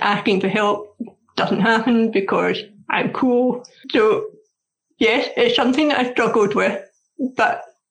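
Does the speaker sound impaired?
Yes: deafness; learned to speak through speech therapy, progressive eyesight loss, learning braille; asks for slower speech, repetition, written notes from teachers; struggles hearing loudspeakers, often needs repetition, accent in foreign languages.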